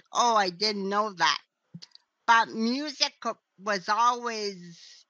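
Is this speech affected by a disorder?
Yes: cerebral palsy; present from birth, vocal cords damaged by intubation tube during surgery; voice ruined by intubation, lost singing ability, trying to sing again.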